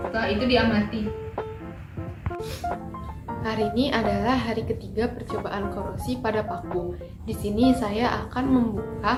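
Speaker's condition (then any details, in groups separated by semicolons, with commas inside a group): No condition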